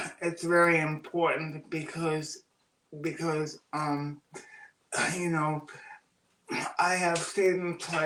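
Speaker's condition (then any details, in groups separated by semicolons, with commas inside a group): Cerebral palsy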